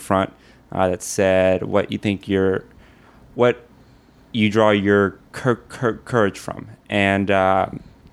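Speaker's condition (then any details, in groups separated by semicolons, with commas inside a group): Stuttering; 3 weeks at American Institute for Stuttering (AIS), Manhattan, openly discloses stuttering; stutters without visible struggle, comfortable confident speech, some words not out perfectly; repeated sounds, blocks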